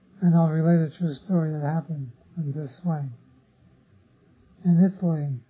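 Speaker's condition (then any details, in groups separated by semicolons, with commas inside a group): Parkinson's disease; others offer remedies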